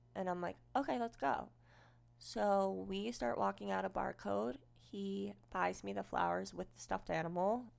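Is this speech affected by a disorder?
Yes: cleft lip and palate, unilateral.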